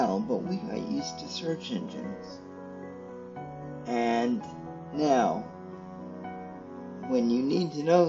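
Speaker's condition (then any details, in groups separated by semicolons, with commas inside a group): Cerebral palsy; stiff muscles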